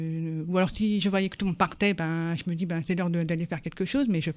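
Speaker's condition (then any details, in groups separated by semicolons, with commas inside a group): Born deaf; congenital deafness, heard no sound at birth, hearing aid, lip reading, sign language learned in high school; hearing aid helps only partly, needs lip reading, much concentration, turns aid off in noisy places; learned to speak through years of speech therapy, learned p/b distinctions, speaks like hearing person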